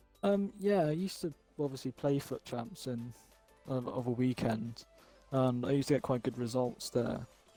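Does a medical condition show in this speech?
No.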